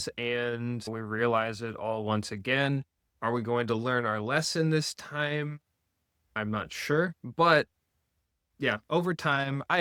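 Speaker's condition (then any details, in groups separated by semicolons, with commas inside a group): No condition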